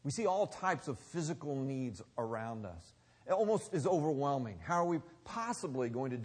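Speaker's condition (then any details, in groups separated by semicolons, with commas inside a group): No condition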